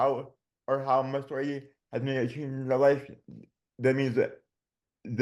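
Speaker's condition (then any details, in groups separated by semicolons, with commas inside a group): Dystonia; childhood onset, involuntary movements and muscle contractions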